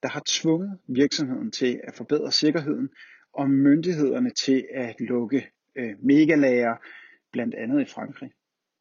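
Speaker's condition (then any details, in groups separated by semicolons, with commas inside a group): No condition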